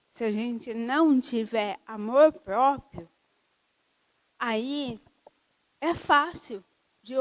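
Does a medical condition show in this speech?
Yes: cerebral palsy; from birth, uses wheelchair.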